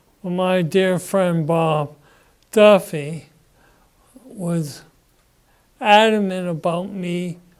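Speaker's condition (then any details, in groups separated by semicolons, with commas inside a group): Parkinson's disease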